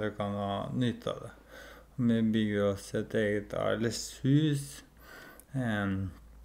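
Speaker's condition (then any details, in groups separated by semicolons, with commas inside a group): ALS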